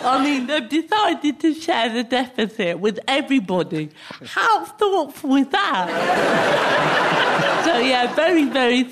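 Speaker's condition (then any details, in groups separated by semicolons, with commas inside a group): Cerebral palsy; clumsy movement; speech impediment, poor diction, phrases like 'speech impediment' hard to say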